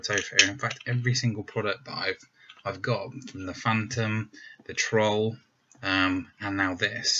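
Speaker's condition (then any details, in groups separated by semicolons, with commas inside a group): No condition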